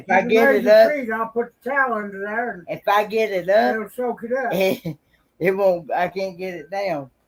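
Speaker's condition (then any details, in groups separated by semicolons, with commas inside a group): Cerebral palsy; malformed internal organs; voice recovering, sore throat after intubation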